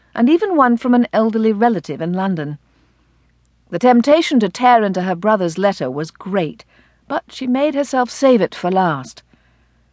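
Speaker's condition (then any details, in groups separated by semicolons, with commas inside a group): No condition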